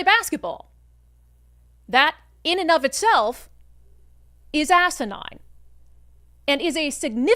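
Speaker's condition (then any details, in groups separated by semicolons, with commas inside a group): No condition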